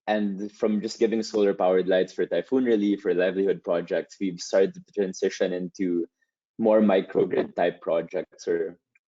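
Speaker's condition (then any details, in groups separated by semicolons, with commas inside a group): No condition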